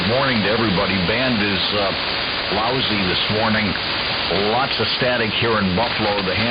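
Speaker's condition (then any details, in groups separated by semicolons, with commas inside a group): No condition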